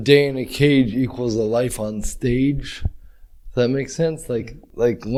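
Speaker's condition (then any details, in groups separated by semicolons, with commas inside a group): Cerebral palsy; brain injury, present from birth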